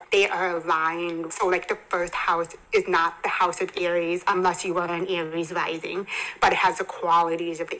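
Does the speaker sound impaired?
Yes: hearing impairment, congenital, bilateral cochlear implants; hearing aids from about 17 months.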